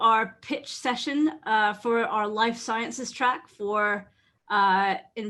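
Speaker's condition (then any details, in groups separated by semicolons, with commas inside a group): No condition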